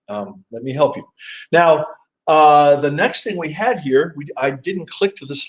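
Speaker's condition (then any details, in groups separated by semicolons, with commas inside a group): No condition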